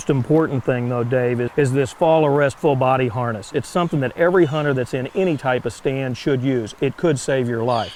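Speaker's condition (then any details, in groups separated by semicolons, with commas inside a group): No condition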